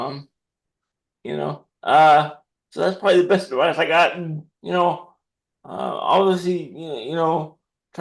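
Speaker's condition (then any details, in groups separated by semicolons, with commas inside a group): Cerebral palsy; dexterity issue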